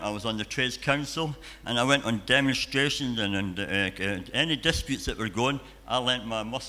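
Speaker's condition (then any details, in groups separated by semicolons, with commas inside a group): Cleft palate and cleft lip; congenital cleft palate and cleft lip, frequent childhood hospital stays at dental hospital in Edinburgh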